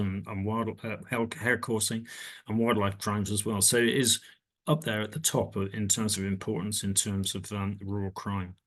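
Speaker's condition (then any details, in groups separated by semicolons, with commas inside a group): No condition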